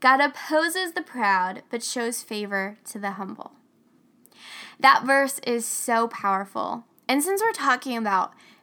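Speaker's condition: No condition

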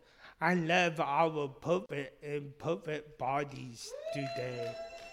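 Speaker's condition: Speech impediment; initially misdiagnosed

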